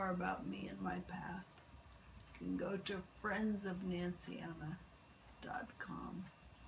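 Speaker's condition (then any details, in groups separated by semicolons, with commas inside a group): Multiple sclerosis; onset with leg weakness, seven years before diagnosis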